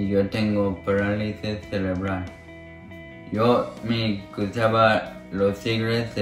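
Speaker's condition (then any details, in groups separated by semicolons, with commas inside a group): Cerebral palsy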